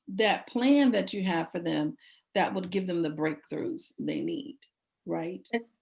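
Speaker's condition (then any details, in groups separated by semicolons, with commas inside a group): No condition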